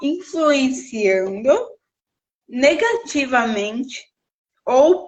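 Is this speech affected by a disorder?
Yes: cerebral palsy.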